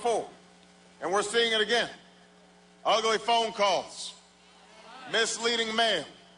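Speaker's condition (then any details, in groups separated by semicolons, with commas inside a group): No condition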